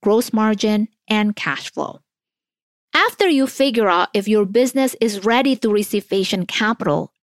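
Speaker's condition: No condition

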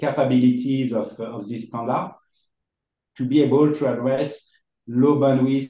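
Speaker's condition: No condition

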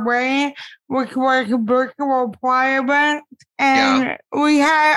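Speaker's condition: Cerebral palsy; impaired speech

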